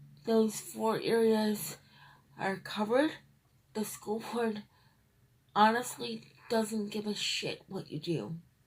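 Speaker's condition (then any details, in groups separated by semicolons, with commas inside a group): Cerebral palsy, triplegia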